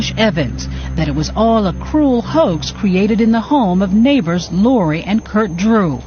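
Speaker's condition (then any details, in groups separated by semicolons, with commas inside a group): No condition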